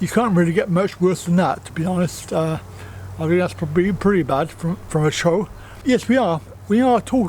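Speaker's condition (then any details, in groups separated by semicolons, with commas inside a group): Cerebral palsy; back surgery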